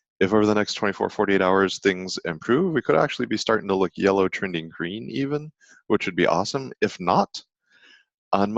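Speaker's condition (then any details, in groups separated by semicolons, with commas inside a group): No condition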